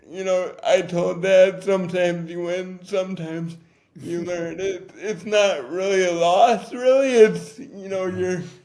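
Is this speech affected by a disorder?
Yes: cerebral palsy; from birth, affects walking and talking; walks short distances unaided, years of therapy; difficult to talk.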